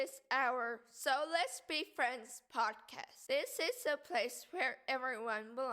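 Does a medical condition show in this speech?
Yes: cerebral palsy; affects muscles.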